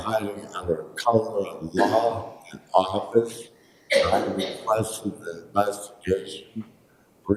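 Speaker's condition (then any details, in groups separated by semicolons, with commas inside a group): Traumatic brain injury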